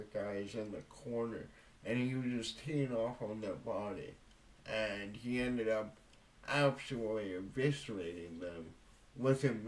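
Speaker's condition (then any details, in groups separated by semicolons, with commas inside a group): Cerebral palsy; speech affected by cerebral palsy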